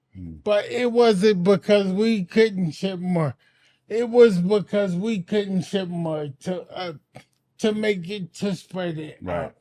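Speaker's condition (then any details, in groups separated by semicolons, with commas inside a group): Anoxic brain injury; brain without oxygen 40 minutes, memory loss; about 95% recovered, still in speech therapy; speech therapy ongoing, audible speech difference, loses train of thought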